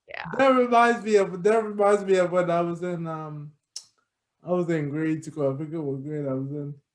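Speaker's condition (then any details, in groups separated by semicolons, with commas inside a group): Cerebral palsy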